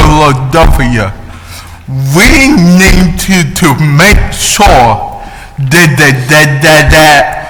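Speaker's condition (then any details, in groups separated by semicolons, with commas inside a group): Cerebral palsy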